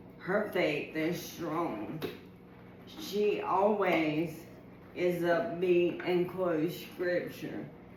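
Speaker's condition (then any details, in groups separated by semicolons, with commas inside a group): ALS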